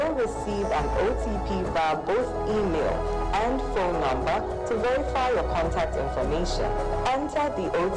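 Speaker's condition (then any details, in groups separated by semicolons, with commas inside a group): No condition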